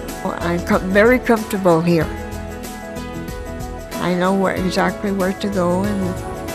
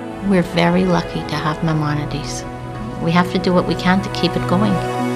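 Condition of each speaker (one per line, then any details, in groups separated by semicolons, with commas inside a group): Cerebral palsy
No condition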